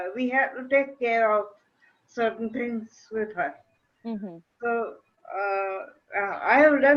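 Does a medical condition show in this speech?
Yes: cerebral palsy; caused by encephalitis.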